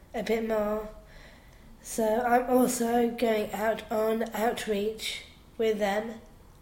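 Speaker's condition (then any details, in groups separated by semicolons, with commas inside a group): Down syndrome; slow learning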